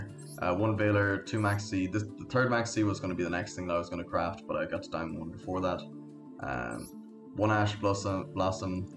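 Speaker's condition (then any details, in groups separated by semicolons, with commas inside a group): No condition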